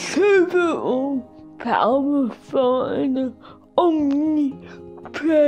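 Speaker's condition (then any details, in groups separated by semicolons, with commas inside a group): Cerebral palsy; severe physical impairment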